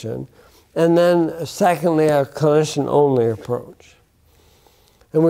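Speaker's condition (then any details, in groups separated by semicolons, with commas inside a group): Bulbar onset ALS; affects speech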